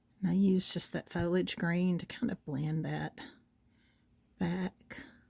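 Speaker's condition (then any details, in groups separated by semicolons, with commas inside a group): No condition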